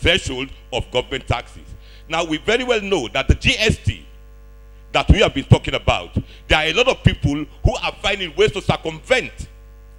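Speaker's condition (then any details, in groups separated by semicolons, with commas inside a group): No condition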